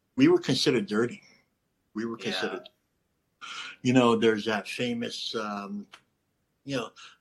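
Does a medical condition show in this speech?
Yes: cleft lip and palate; lisp, stuttering and unclear speech as a child.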